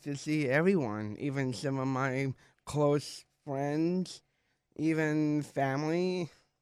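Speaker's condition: Down syndrome

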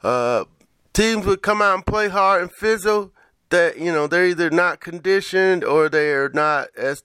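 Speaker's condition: No condition

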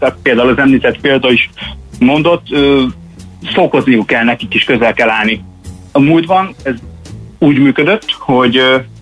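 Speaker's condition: No condition

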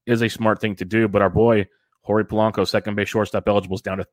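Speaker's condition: No condition

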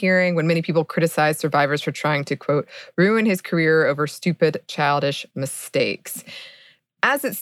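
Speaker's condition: No condition

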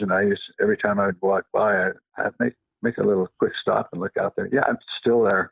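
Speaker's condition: Parkinson's; past cancer

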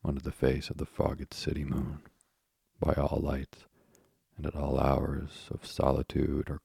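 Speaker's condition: No condition

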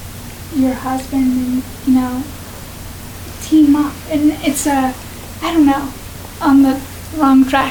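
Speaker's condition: Aphasia after stroke; nearly died from stroke; ongoing recovery from stroke and aphasia; short fragmented phrases, unfinished sentences, word errors

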